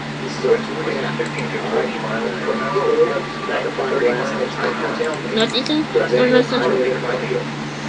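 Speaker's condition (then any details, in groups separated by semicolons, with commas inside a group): No condition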